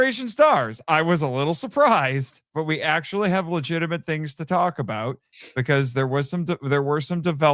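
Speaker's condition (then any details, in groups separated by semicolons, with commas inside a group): No condition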